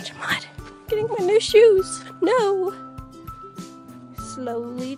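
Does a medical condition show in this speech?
No.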